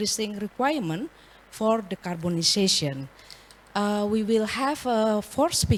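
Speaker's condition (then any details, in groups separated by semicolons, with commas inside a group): No condition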